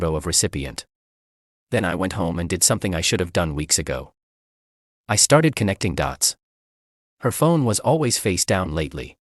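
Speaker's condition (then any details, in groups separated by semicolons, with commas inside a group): No condition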